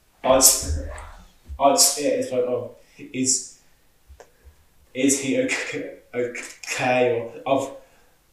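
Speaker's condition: Stutter; stammer present since school years; difficulty saying things at work raising safety concerns, speech reportedly different when drunk; repeated words, prolonged sounds, blocks

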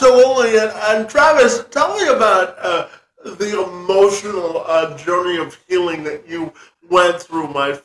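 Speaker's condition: Spastic quadriplegia cerebral palsy

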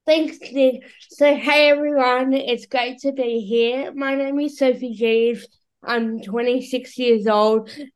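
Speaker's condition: Cerebral palsy; battery-powered wheelchair user, bilateral cochlear implants for hearing loss, carries spare cochlear implant

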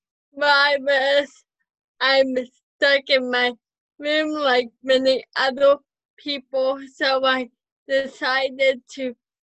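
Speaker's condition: Cerebral palsy, spastic quadriplegic, mild

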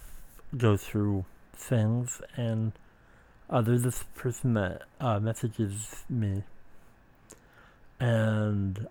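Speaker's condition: Speech impediment

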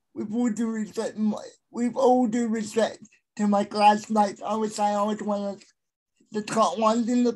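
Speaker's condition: Spastic quadriplegic cerebral palsy; told would never verbally communicate, later began speaking

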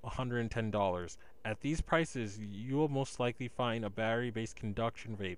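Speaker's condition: No condition

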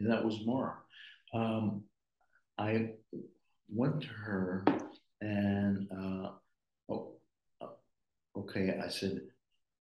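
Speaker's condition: Aphasia after stroke; severe stroke during procedure, paralysis, unable to speak, Murrah Silverman, aphasia center, Moss Rehab, voice lessons; initially no speech, soft voice, lacked breath and volume, practiced vanilla milkshake, speech slow but speeding

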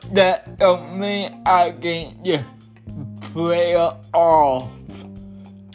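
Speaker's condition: Cerebral palsy

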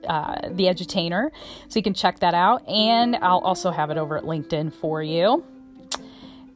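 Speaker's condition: No condition

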